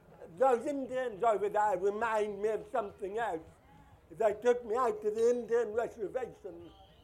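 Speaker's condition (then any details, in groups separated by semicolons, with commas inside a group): Deafness, acquired at age 5 from German measles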